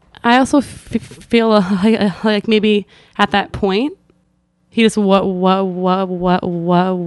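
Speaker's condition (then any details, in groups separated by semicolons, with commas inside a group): Stuttering; therapy over past 3 years: fluency shaping, stuttering modification, voluntary stuttering, subway talks with strangers; stuttering during recording, long repetitive stutter, pauses and takes a breath; big blocks, stops and exhales during blocks, often anticipates stutter before words; repeated sounds, prolonged sounds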